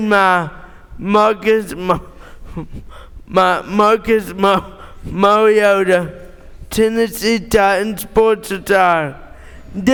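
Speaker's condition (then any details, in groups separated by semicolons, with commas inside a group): Cerebral palsy; born premature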